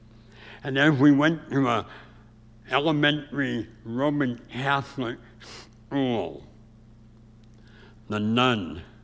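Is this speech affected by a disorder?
Yes: severe speech impediment; about age 84.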